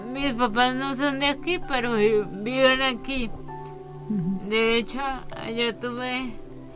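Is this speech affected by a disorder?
Yes: cerebral palsy; cerebral palsy from birth complications, special programs in Leticia alternating with school in childhood.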